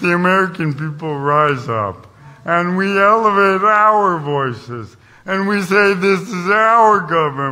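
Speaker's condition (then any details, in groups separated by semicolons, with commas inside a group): ALS; described as fatal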